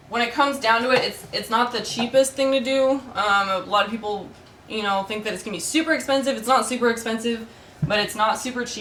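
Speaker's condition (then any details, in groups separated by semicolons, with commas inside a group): No condition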